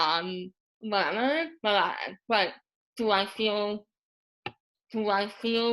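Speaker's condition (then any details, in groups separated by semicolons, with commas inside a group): Moebius syndrome; paralyzed tongue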